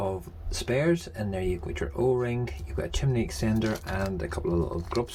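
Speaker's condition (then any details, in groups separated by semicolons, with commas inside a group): No condition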